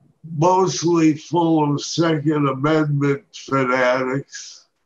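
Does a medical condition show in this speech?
Yes: Parkinson's disease.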